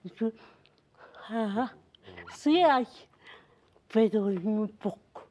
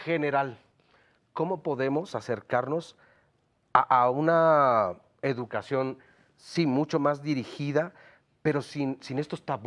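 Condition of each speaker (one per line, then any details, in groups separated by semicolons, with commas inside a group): Cerebral palsy
No condition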